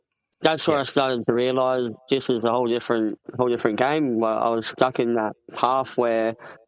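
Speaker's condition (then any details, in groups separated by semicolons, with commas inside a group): Cleft palate; congenital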